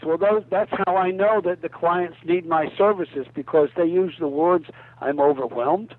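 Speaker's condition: No condition

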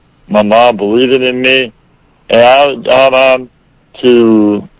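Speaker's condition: Muscular dystrophy, rare form

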